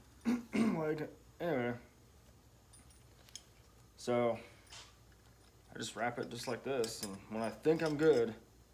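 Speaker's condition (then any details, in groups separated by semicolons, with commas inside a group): No condition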